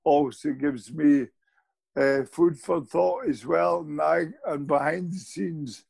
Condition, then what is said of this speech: ALS (motor neuron disease). And having heard you speak very eloquently over the past few years about the condition, quite clearly it doesn't seem to have slowed down